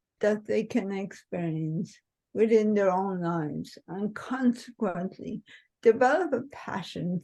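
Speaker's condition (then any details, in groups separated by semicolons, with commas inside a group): Cerebral palsy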